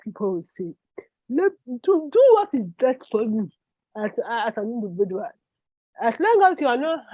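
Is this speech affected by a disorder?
Yes: cerebral palsy.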